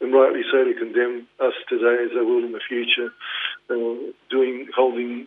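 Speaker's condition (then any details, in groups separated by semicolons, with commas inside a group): Parkinson's; led to retirement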